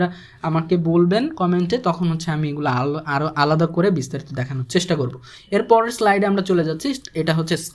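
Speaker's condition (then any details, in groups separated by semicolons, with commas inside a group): No condition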